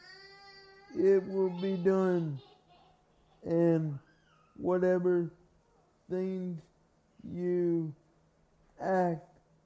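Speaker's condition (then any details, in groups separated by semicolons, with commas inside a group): Cerebral palsy; carried everywhere by parents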